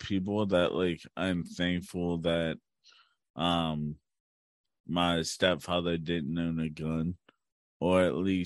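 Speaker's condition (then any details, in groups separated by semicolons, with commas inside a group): Cerebral palsy; since birth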